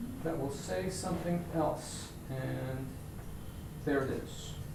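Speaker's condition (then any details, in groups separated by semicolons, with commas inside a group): No condition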